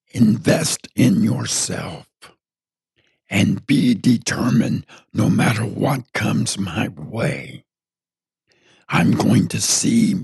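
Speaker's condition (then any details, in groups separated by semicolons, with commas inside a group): Partial laryngectomy from throat cancer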